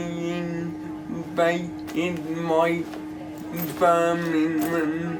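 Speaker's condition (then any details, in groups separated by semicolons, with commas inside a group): Cerebral palsy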